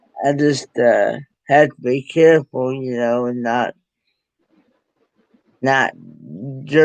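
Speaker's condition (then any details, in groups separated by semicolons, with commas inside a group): Cerebral palsy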